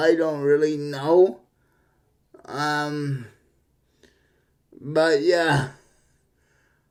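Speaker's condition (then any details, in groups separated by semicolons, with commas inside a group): Cerebral palsy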